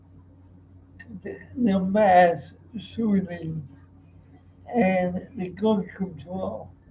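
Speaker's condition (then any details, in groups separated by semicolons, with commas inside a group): Cerebral palsy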